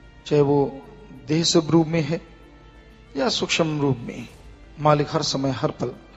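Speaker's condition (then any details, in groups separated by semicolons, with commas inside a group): No condition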